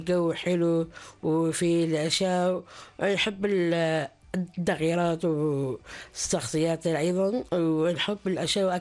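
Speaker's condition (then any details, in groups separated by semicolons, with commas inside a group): Down syndrome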